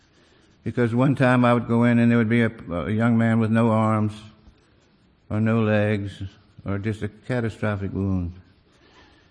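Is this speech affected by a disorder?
Yes: Parkinson's disease; impaired balance.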